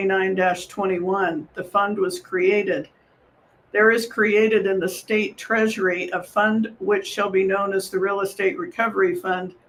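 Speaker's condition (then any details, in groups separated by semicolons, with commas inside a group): No condition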